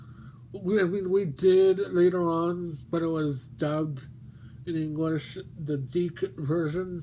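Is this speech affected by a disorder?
Yes: mobius syndrome.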